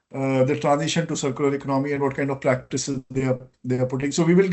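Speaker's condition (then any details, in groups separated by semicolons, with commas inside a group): No condition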